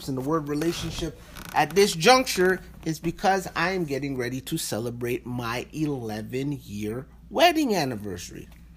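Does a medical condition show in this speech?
No.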